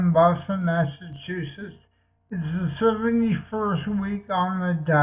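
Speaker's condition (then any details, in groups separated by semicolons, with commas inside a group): Multiple sclerosis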